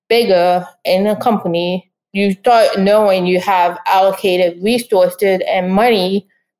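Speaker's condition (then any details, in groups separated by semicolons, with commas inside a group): Deafness; lifelong, cannot use audio-only resources or screen readers; speaks unaided, ai transcription needed adapting to own voice, cannot understand own recorded speech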